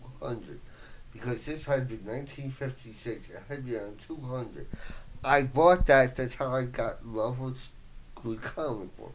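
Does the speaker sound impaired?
Yes: voice box damage, traumatic brain injury; voice box partially damaged by fireman's trach tube, traumatic brain injury from smoke inhalation in fire; tbi found 3-4 years ago, rehabilitation services, fine motor loss, half lung capacity lost, cannot handwrite; difficulty talking, lost singing voice, slight speech impediment, listeners misjudge as mentally impaired.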